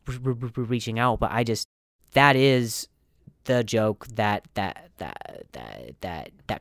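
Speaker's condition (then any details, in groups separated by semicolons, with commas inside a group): Stutter; speech coaches, practices control before shows; very severe at first, hit himself in frustration; repeated sounds, repeated words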